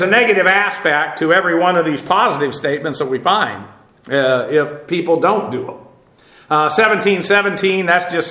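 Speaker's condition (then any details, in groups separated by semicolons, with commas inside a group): No condition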